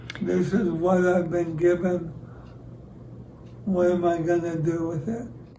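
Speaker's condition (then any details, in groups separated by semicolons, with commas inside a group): ALS; about 25 years since diagnosis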